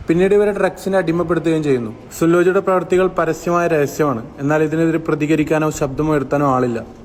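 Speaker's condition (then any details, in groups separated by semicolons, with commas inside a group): No condition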